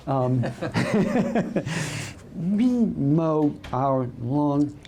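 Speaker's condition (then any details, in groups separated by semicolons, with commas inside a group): Rare dystonia; tongue spasms when speaking, voice gone, uses synthetic voice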